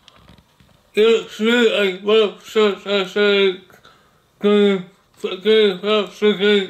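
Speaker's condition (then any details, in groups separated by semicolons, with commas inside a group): Cerebral palsy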